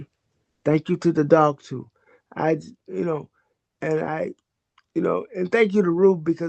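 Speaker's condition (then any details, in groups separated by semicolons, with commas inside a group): Cerebral palsy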